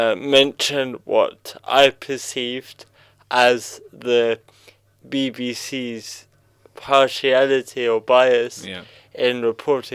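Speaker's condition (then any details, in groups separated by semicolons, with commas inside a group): Cerebral palsy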